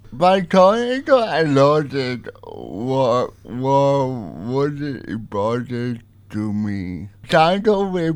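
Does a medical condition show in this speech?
Yes: cerebral palsy; partly voiced, partly typed audio on light writer communication device.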